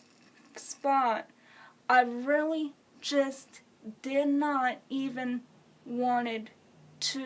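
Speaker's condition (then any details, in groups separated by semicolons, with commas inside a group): Cerebral palsy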